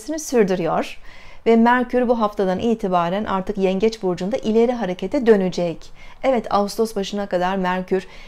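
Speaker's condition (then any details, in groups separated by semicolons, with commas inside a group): No condition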